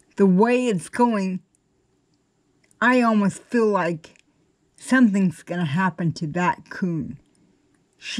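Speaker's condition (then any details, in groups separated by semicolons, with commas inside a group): Cerebral palsy; affects standing and balance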